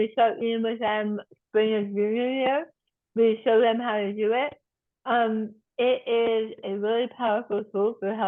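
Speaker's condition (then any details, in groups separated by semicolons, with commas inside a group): Tongue cancer surgery and reconstruction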